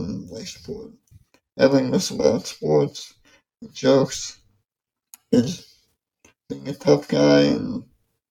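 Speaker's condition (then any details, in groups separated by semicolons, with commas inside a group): ALS; progressive muscle weakness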